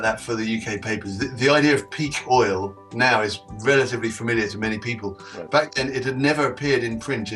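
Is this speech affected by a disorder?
No.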